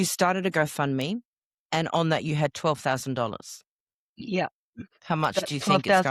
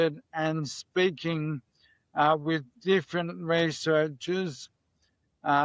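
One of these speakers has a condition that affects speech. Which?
The second: MND; clonus causing leg shaking; voice may sound shaky from clonus.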